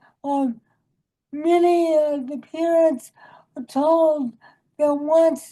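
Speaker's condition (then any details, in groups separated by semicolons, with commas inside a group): Cerebral palsy; from birth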